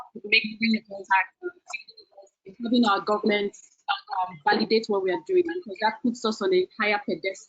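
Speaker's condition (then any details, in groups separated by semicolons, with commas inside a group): No condition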